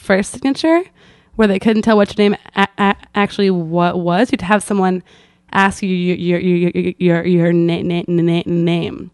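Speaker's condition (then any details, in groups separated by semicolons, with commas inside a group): Stuttering; therapy over past 3 years: fluency shaping, stuttering modification, voluntary stuttering, subway talks with strangers; stuttering during recording, long repetitive stutter, pauses and takes a breath; big blocks, stops and exhales during blocks, often anticipates stutter before words; repeated sounds, blocks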